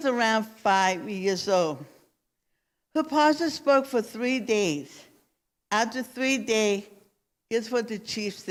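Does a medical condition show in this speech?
Yes: cerebral palsy.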